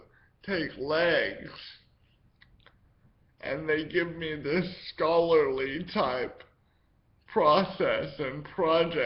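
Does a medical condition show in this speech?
Yes: cerebral palsy; speaks slower at times.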